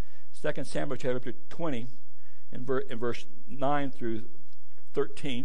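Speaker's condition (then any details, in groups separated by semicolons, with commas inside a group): Stuttering; worse when trying to stand still; repeated sounds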